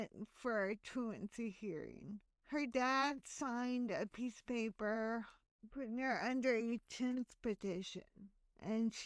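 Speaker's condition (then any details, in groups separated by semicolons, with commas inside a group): Hemiplegic cerebral palsy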